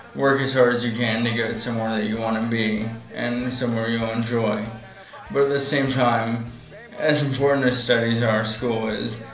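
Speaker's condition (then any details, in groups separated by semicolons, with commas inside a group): ALS; finger dexterity loss onset; very slow progression, onset 1-2 years before diagnosis, still walking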